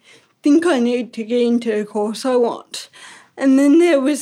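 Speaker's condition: Ataxic cerebral palsy; birth trauma, five weeks premature, resuscitated, diagnosed three, impaired coordination, balance, crutches outside, f33, slower handwriting

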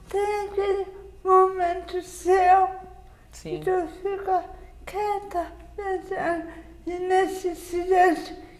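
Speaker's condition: Cerebral palsy; difficulty with punctuation when writing

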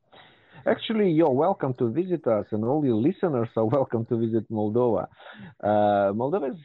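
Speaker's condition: No condition

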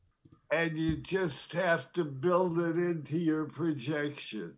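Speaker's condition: Parkinson's disease; uses medical cannabis for tremor relief

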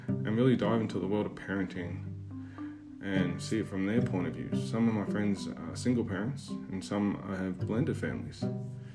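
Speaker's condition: No condition

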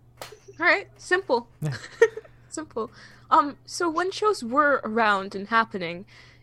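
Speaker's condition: No condition

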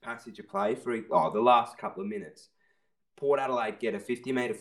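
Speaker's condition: No condition

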